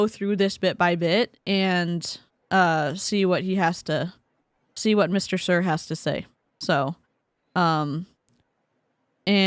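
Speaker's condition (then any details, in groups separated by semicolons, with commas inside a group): No condition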